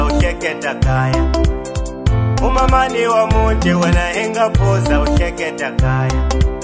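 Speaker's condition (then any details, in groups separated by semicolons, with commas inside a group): No condition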